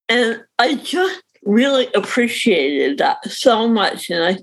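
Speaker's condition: Cerebral palsy; visible cerebral palsy

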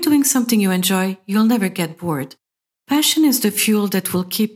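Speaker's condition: No condition

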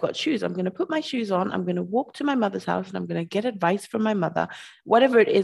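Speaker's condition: No condition

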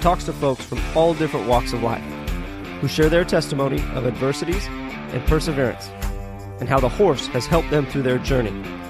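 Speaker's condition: No condition

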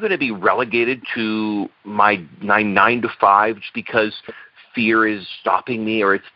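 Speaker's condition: No condition

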